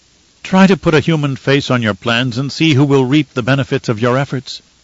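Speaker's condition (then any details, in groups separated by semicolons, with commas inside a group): No condition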